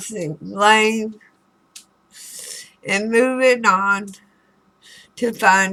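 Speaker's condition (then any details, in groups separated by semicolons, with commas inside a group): Throat cancer radiation damage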